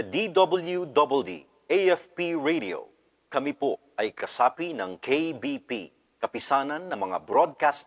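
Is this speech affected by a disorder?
No.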